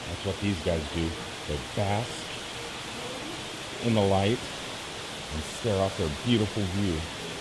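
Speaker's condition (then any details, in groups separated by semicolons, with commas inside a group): No condition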